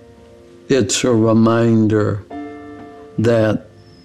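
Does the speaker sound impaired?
Yes: ALS; diagnosed over 10 years ago, beyond 11 years now.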